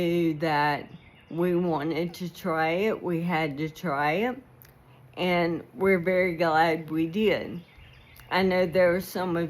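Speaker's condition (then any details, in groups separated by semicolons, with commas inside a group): ALS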